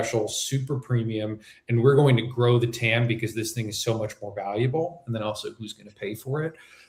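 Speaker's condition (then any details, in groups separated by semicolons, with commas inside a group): No condition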